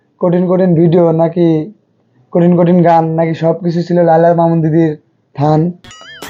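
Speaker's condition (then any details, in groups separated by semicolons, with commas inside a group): No condition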